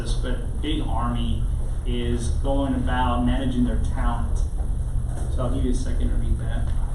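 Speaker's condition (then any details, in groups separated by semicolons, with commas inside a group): No condition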